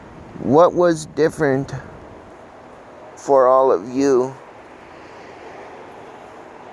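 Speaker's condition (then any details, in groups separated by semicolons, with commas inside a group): Cerebral palsy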